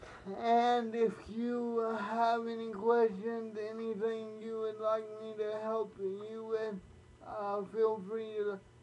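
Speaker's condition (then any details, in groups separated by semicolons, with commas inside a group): Cerebral palsy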